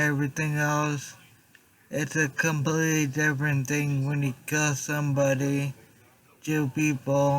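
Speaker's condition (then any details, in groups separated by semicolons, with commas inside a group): Traumatic brain injury; car accident; was in coma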